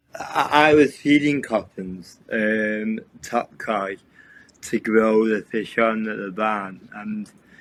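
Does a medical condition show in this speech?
Yes: cerebral palsy.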